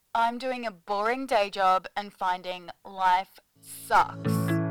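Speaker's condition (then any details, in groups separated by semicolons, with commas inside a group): No condition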